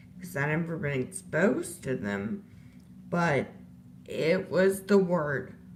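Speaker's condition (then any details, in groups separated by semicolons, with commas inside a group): Disability causing slurred speech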